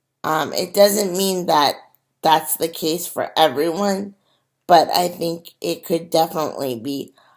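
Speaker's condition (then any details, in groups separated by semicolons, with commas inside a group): Cerebral palsy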